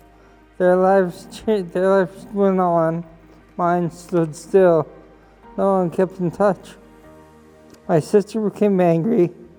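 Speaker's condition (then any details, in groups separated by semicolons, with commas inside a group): Traumatic brain injury; hit by car on motorcycle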